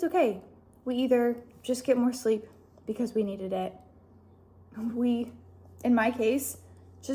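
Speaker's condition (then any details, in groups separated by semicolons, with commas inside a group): No condition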